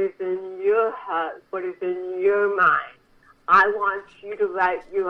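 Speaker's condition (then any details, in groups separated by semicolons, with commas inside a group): Cerebral palsy; from birth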